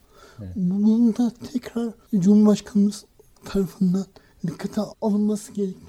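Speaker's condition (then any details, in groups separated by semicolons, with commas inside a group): Cerebral palsy; school speech difficulty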